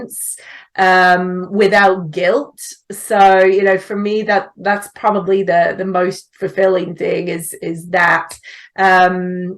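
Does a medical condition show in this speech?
No.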